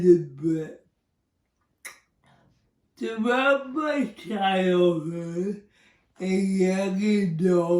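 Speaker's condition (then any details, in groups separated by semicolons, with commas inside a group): Cerebral palsy; speech impairment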